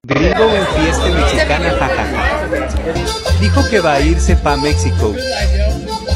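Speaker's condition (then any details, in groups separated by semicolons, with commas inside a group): No condition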